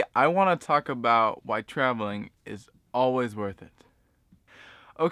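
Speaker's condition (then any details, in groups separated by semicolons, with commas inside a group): No condition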